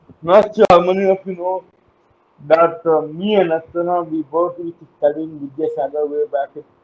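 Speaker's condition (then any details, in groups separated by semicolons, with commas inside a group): Cerebral palsy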